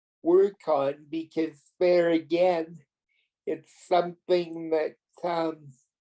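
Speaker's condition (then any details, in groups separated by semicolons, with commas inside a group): Cerebral palsy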